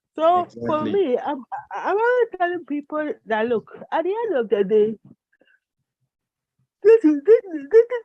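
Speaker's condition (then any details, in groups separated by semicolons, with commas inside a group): Cerebral palsy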